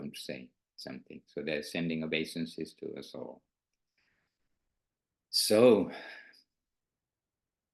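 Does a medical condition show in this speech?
No.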